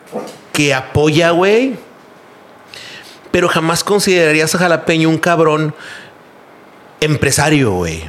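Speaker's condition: No condition

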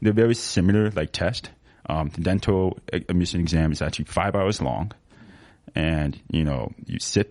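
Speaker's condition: Severe to profound hearing loss, sensorineural hearing loss; moderate to severe left

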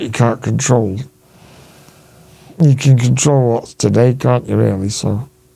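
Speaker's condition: Duchenne muscular dystrophy; week in hospital

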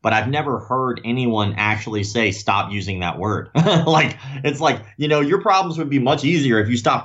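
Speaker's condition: Cleft lip and palate; congenital

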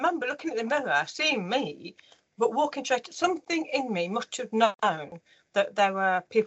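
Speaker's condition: Profound deafness; congenital, undiagnosed until age four, chest-worn hearing aid box from age four, considered for cochlear implant; delayed speech development, mother taught tongue and mouth placement by feeling buzzing, speech good but sounds short-tongued

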